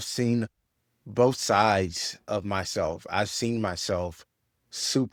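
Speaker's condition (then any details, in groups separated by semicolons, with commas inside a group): No condition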